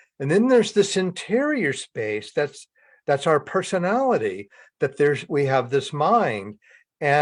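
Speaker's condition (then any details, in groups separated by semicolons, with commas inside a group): No condition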